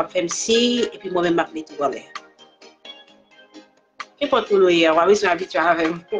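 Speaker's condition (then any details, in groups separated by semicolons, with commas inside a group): No condition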